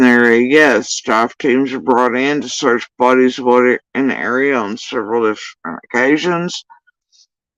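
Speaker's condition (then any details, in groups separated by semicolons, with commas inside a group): Facial paralysis after surgery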